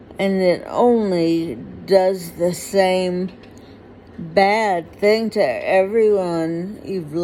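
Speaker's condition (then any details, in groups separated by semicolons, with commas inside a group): Huntington's disease; inherited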